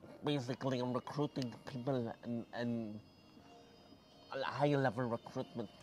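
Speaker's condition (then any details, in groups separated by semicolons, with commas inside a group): Cerebral palsy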